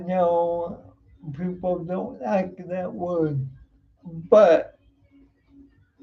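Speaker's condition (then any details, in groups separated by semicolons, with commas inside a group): Cerebral palsy; uses wheelchair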